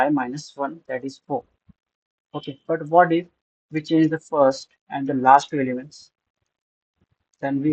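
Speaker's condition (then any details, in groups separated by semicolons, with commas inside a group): No condition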